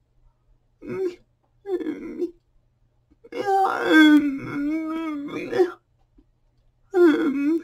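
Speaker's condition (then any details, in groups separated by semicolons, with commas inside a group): Cerebral palsy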